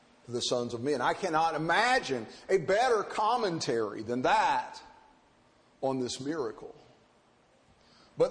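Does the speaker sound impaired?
No.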